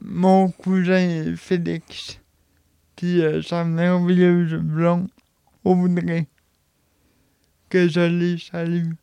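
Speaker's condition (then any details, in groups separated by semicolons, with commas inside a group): Cerebral palsy; age 31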